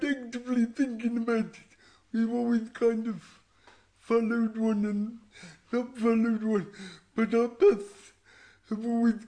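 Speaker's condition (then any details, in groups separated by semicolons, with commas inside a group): Cerebral palsy; voice described as unusual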